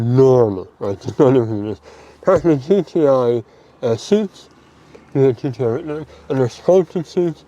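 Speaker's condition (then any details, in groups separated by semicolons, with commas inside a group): Mouth cancer surgery; speech altered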